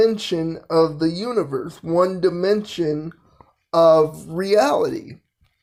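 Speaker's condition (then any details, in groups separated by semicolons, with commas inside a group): Cerebral palsy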